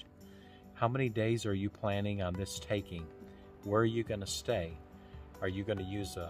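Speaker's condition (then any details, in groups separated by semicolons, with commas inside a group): No condition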